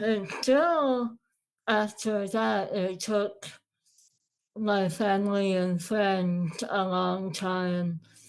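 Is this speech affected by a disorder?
Yes: Moebius syndrome.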